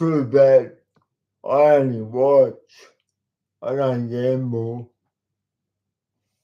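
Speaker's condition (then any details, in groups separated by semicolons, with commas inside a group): Cerebral palsy; talks slowly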